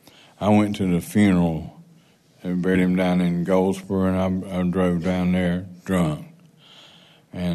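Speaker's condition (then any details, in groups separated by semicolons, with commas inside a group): Parkinson's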